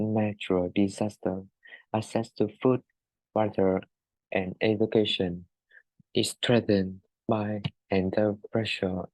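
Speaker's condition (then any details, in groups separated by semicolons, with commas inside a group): No condition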